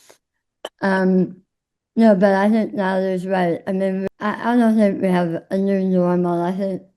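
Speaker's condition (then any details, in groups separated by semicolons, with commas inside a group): Tongue cancer; swallowing worse after surgery, speech often not understood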